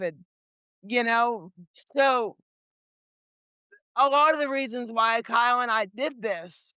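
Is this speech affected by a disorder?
Yes: cerebral palsy; lifelong wheelchair user.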